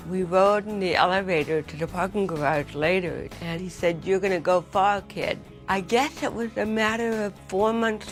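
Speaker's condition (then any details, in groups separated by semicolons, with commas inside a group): Cerebral palsy; affects walking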